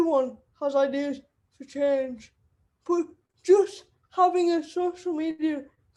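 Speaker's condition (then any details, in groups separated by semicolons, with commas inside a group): Cerebral palsy; wheelchair user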